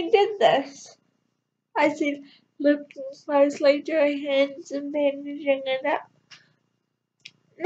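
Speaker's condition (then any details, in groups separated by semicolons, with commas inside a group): Cerebral palsy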